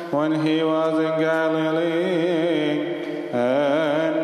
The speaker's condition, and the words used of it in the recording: No condition.